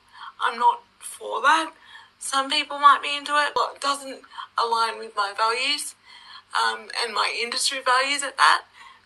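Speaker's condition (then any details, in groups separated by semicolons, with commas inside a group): Cerebral palsy; wheelchair user, needs support worker, none available pre-ndis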